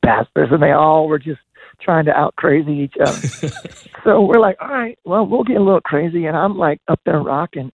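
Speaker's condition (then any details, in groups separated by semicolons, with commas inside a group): Voice disorder; broken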